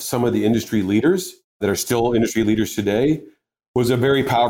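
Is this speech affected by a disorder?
No.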